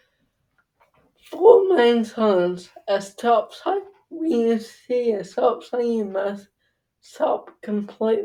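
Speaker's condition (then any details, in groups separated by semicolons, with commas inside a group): Cerebral palsy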